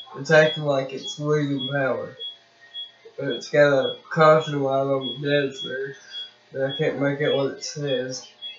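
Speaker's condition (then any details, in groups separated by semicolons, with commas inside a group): Cerebral palsy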